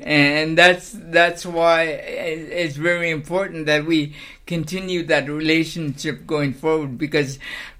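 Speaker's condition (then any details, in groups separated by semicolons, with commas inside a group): Cerebral palsy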